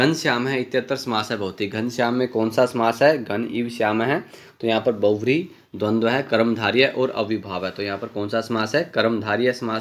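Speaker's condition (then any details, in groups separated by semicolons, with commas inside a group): No condition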